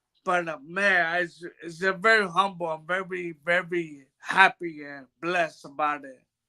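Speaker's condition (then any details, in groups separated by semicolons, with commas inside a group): Brain bruising; speech bad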